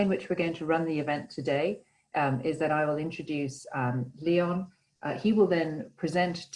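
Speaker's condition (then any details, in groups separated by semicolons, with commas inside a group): No condition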